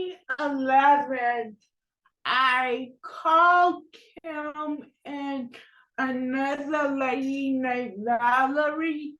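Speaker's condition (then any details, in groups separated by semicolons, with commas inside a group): Cerebral palsy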